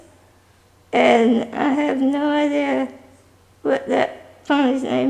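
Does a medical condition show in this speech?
Yes: spinal muscular atrophy type 2.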